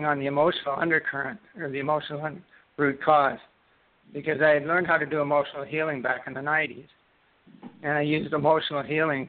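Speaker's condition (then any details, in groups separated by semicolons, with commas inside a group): Parkinson's disease; most symptoms persist, shuffling walk, freezing about 2 years, no medication, healing mantra, daily walks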